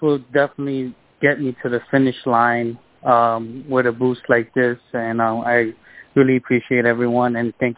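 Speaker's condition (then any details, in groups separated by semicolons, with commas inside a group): No condition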